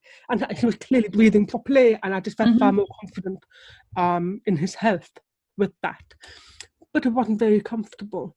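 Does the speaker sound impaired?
Yes: deafness; relies on lip reading.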